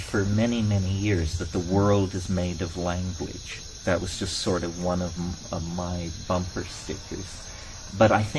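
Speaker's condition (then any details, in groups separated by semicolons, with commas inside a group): No condition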